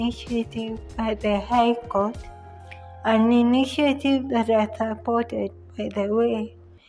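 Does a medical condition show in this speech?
Yes: cerebral palsy; from birth.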